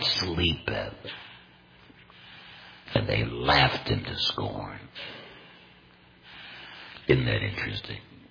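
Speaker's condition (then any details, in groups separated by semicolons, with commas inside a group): Total laryngectomy, complete laryngectomy, voice prosthesis; no pain speaking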